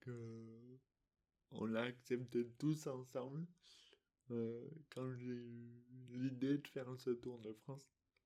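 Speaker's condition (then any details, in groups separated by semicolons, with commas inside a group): Dystonia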